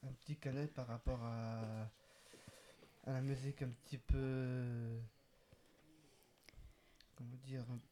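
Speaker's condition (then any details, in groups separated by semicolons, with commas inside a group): Down syndrome, trisomy 21; extra chromosome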